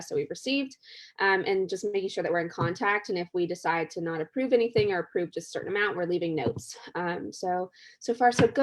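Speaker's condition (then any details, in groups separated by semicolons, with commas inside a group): No condition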